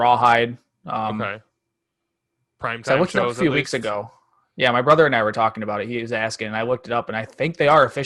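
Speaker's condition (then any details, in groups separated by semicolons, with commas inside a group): No condition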